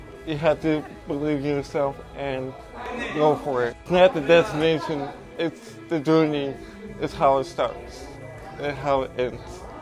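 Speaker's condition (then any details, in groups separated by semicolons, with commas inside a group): Cerebral palsy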